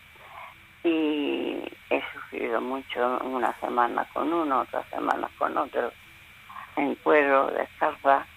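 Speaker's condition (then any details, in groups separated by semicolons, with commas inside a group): Parkinson's disease; forgets names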